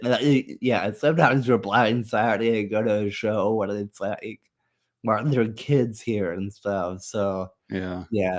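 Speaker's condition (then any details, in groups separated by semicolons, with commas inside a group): Muscular dystrophy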